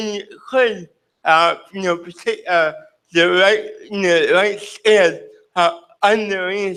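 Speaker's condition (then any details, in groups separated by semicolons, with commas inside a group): Cerebral palsy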